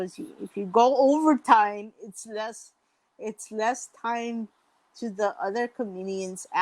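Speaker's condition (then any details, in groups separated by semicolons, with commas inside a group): Mild cerebral palsy; can talk, big words hard to pronounce, childhood speech therapy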